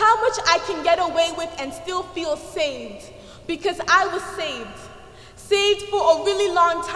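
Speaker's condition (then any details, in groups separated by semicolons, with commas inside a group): No condition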